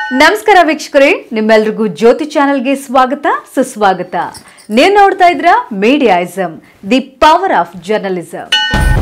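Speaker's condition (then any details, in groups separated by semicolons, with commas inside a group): No condition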